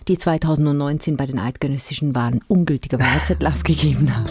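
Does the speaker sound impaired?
No.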